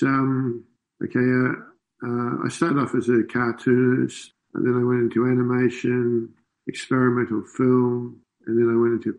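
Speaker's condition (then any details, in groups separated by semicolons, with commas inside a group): Parkinson's disease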